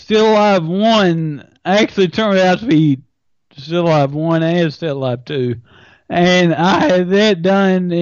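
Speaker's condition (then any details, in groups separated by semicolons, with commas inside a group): Friedreich's ataxia; form of muscular dystrophy; progressing quickly; uses speech recognition software for writing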